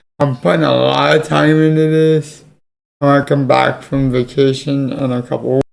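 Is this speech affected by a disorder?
Yes: cerebral palsy; affects legs.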